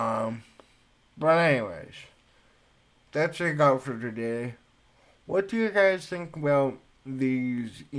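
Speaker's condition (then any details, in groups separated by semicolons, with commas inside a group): Cerebral palsy; speech affected by cerebral palsy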